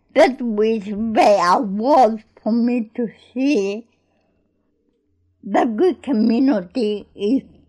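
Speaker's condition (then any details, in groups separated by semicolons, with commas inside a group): Cerebral palsy; cerebral palsy since birth, born in Greece; unable to move without some support; speech problems when young, began talking after attending Gruella school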